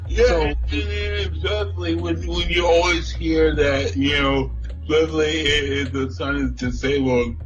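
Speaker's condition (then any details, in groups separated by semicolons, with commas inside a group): Cerebral palsy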